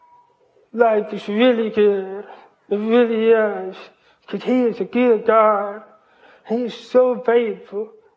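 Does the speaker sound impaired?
Yes: hearing loss, cochlear implant; completely deaf until age 12, invasive painful surgery, speech therapy, college; hears about 80% with cochlear implant, hears but does not always understand; doctors predicted poor speech at age 5, parents pushed speaking over sign language.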